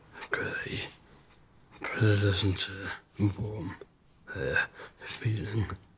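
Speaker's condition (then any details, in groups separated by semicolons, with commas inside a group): Down syndrome; age 38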